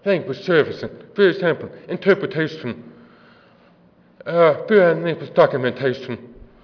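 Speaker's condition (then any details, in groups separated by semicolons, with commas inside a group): Deafness; works with interpreters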